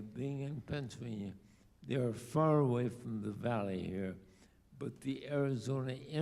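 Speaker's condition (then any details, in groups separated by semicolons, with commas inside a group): ALS; diagnosed about two years ago, late onset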